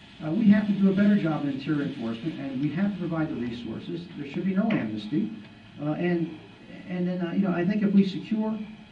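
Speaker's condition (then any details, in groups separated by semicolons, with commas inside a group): No condition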